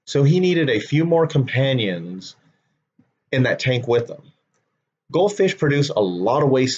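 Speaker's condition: No condition

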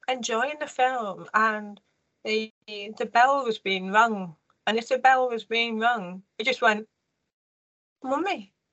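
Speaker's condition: Profound deafness; congenital, considered for cochlear implant

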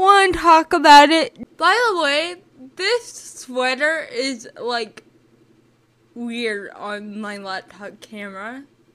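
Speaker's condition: Cerebral palsy; chronic illness and disability

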